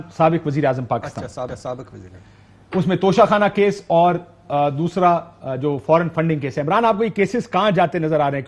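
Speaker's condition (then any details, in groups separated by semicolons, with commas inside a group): No condition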